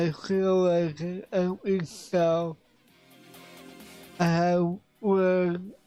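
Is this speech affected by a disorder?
Yes: cerebral palsy; affects voice.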